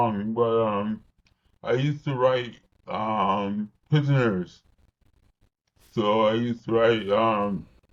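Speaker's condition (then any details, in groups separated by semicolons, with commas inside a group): Cerebral palsy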